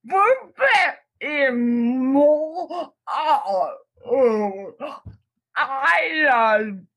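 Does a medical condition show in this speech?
Yes: cerebral palsy; present from birth; words may be hard to catch, written answers read aloud by Lily Cannon, also speaks in in-person interview.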